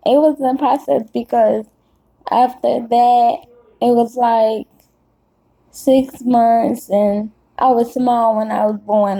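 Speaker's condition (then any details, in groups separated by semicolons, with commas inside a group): Cerebral palsy; caused by birth stroke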